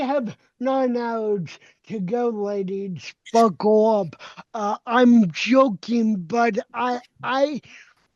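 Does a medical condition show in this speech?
Yes: cerebral palsy.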